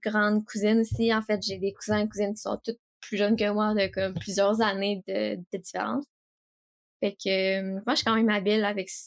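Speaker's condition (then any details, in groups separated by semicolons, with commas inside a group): Stuttering; stuttering diagnosed around age four, several speech therapists since primary school, therapy aided acceptance; age 18, much better in recent years, some less good days, harder at end of school year; may get stuck, some blocks during presentations, similar in English and French; repeated sounds, prolonged sounds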